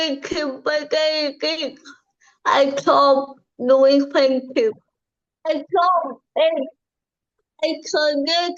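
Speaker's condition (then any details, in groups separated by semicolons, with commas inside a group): Cerebral palsy; from birth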